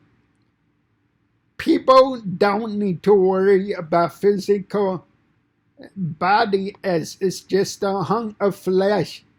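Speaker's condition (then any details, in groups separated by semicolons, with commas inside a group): Cerebral palsy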